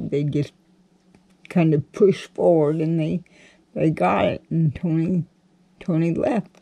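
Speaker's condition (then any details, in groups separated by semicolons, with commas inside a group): Cerebral palsy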